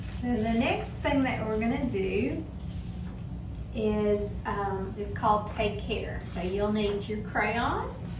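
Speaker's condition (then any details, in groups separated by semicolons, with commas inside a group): No condition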